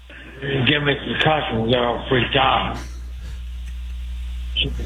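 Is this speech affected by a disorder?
Yes: speech impediment; deaf in left ear, poor hearing; calling by phone, initially on speakerphone, asked to take phone off speaker; hard to understand, almost impossible to understand on speakerphone.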